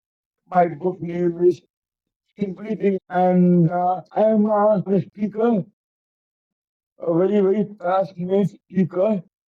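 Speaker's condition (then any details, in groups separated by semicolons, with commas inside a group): Cerebral palsy; affects coordination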